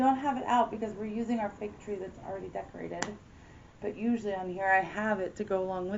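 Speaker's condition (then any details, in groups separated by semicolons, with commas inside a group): No condition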